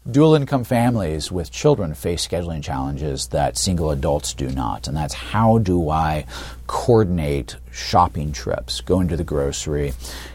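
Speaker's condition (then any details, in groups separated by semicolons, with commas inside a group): No condition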